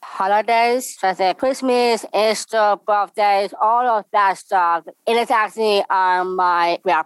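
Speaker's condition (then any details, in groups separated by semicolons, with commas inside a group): Down syndrome; congenital, extra chromosome, body and brain develop differently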